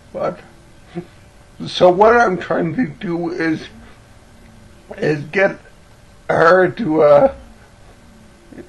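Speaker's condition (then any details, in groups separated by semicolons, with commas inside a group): Cerebellar ataxia from brain tumour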